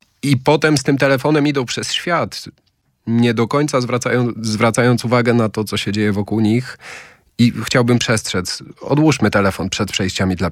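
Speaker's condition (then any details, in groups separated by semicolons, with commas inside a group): No condition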